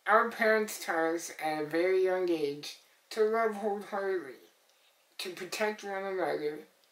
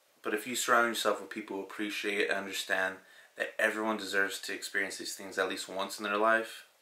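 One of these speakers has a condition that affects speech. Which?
The first: spinal muscular atrophy type 2; diagnosed at 18 months, now 24 years old.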